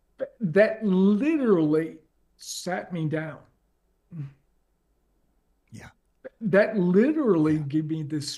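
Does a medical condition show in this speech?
Yes: ALS; progressive, onset leg.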